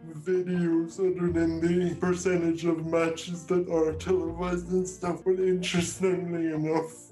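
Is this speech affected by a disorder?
Yes: cerebral palsy; spastic quadriplegic type.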